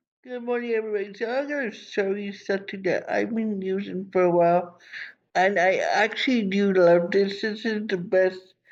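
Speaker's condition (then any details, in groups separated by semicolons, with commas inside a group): Cerebral palsy; from birth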